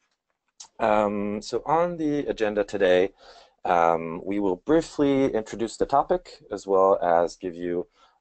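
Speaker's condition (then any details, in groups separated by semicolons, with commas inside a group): No condition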